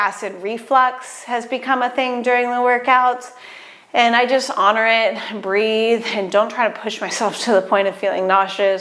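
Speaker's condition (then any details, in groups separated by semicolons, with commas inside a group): No condition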